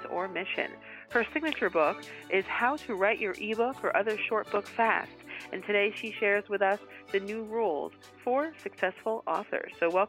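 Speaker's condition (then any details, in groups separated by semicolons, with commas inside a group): No condition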